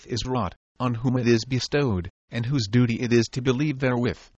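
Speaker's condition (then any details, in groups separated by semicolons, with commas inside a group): No condition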